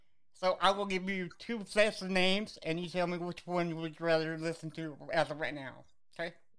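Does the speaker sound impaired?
Yes: cerebral palsy; cerebral palsy since birth, knee pain.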